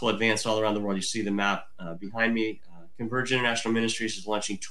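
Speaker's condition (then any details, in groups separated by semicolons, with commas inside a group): Cleft lip and palate; from birth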